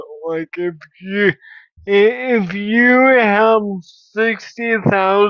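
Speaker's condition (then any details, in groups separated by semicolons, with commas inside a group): Cerebral palsy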